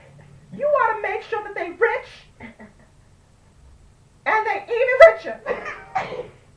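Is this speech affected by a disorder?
No.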